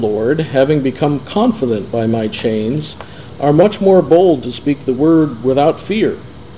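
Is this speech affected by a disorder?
No.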